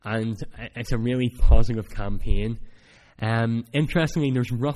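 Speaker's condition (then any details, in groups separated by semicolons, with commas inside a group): Cleft palate; speech not that clear at times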